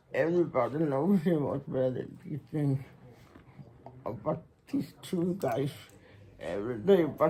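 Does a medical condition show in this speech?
Yes: muscular Parkinson.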